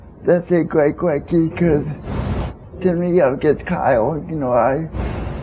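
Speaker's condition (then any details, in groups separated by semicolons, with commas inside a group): Cerebral palsy; congenital, since birth, told at early age would never talk or use bathroom; rides in specialized wheelchair pushed by brother Brent, kayak towed by Brent, 300-pound tandem bicycle; early prediction of no speech, now speaks in interview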